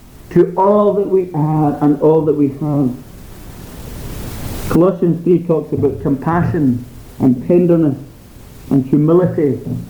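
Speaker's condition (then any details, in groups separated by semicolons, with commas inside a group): No condition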